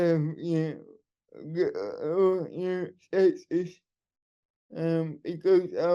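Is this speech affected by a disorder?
Yes: cerebral palsy; wheelchair user.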